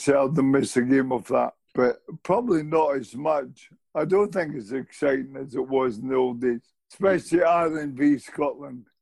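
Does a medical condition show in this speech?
Yes: motor neurone disease; diagnosed at 46 after about 6 months, began with twitches and muscle wasting, no pain, no effective drug; nearly 4 years since diagnosis, needs help showering, feeding and dressing, still walks, gym, climbs stairs; still speaks, host calls speech eloquent.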